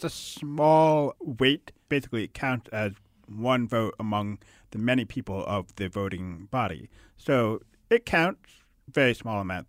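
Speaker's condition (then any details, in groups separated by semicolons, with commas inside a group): Hard of hearing; deaf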